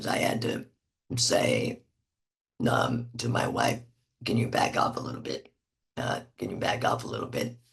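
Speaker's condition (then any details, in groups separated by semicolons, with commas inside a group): Laryngectomy; laryngectomy nearly nine years ago, 28-year cancer survivor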